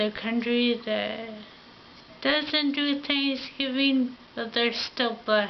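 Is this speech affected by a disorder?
Yes: ataxia.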